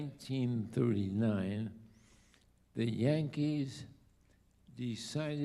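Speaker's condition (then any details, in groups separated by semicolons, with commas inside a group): ALS; diagnosed about two years ago, late onset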